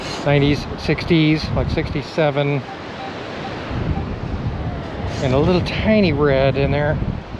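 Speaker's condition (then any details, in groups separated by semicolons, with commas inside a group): No condition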